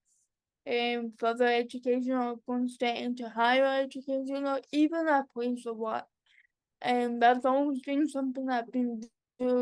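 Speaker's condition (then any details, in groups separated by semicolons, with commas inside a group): Cerebral palsy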